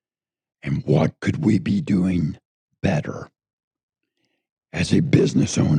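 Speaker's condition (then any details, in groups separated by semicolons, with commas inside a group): Throat cancer; tracheostomy tube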